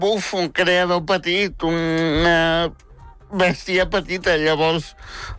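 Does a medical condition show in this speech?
Yes: spastic tetraplegic cerebral palsy; from birth, twin embryo died in complex pregnancy, premature, wheelchair user, much physiotherapy; aged 26, no further improvement expected; very talkative since age 3, worked hard to make people understand speech.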